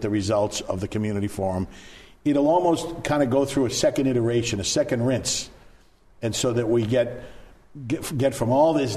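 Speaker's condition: No condition

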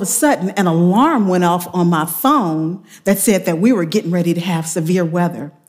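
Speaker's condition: No condition

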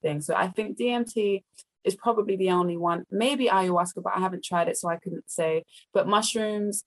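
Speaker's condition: No condition

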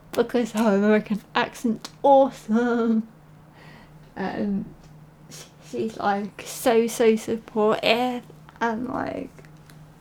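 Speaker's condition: Cerebral palsy

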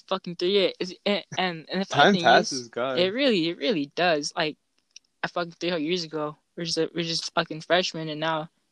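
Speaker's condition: Stutter; stutter since at least freshman year about three years ago, still present, mother and friends finished words for him; heavy stuttering reading aloud in class, could not say a full word, eased same day; repeated sounds, repeated words

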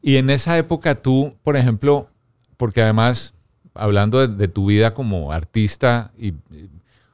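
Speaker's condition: No condition

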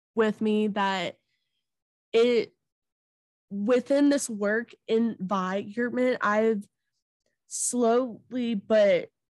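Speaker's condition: Stuttering; stuttering with blocks, slowly accepting stutter; sees therapist; gets stuck, word and part-word repetitions, saying own name still hard; blocks

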